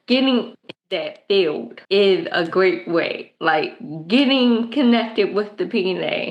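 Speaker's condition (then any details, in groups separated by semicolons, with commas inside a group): Cerebral palsy; present since birth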